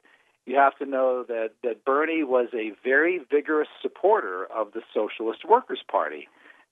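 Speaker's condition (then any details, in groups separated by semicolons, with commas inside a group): No condition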